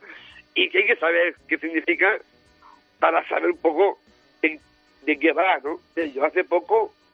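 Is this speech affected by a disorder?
Yes: Down syndrome.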